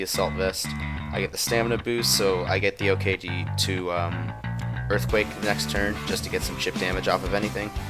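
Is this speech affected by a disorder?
No.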